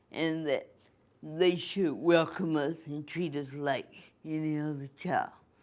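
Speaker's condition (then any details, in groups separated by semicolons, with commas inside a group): Cerebral palsy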